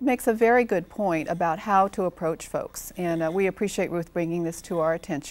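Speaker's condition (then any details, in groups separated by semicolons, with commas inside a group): No condition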